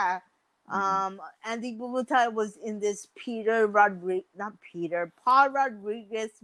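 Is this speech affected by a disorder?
Yes: mild cerebral palsy.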